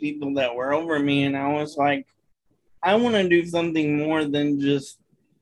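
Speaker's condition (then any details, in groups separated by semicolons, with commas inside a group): Cerebral palsy; from birth, hands distorted, dexterity issues, types with one finger, needs 90-95% assistance from provider; age 33, uses adaptive voice dictation apps on phone and computer for typing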